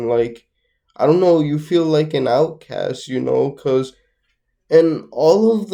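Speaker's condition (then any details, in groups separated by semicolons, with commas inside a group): Cerebral palsy, mixed, mild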